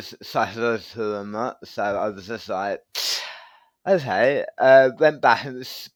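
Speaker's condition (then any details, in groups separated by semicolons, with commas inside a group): Tongue cancer surgery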